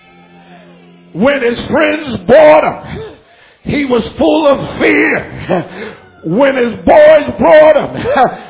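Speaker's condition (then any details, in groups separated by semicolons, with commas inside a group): No condition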